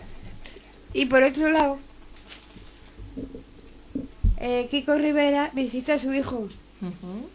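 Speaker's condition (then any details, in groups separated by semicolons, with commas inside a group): Down syndrome; reads news item aloud on live radio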